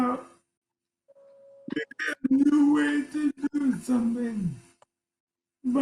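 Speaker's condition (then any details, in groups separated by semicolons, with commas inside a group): ALS; diagnosed age 54, two years since onset, arm onset, leg weakness; voice affected, hard to understand, partner interprets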